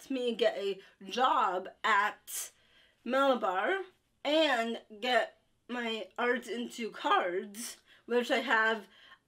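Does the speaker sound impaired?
Yes: Down syndrome.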